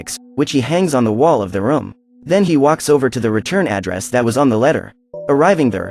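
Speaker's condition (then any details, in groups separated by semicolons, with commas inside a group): No condition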